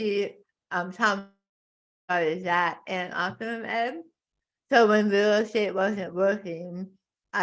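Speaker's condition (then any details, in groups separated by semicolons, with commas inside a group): Tongue cancer; stage four tongue carcinoma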